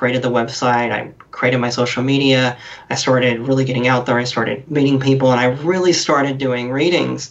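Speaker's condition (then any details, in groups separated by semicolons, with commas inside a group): Cleft lip and palate; different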